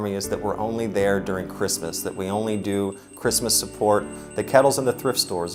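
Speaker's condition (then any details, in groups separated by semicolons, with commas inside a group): No condition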